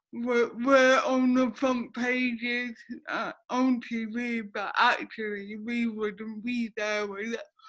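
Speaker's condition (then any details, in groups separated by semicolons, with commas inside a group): Cerebral palsy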